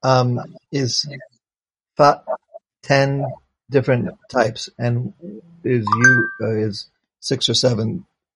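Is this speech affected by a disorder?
Yes: aphasia after stroke; non-fluent aphasia, caused by stroke during surgery for hereditary mitral valve prolapse; many years since stroke, still working with speech pathology, carries aphasia id card; effortful, labored, comprehension intact.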